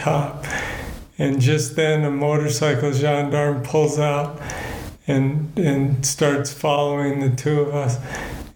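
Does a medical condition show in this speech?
Yes: Parkinson's disease; still cycling, balance problems, reduced control of body functions, tasks take much longer.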